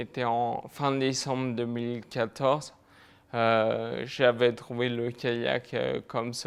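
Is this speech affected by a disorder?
Yes: multiple sclerosis; fatigue, lower limbs affected.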